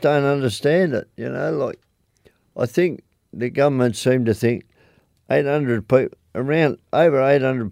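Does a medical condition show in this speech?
Yes: motor neurone disease; diagnosed about a year ago, began with arm cramps then tingling up arm, progressive decline; living in aged care after going downhill.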